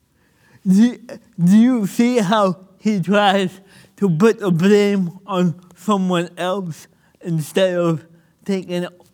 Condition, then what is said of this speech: Cerebral palsy. And when I'm nervous, it makes speaking even more difficult.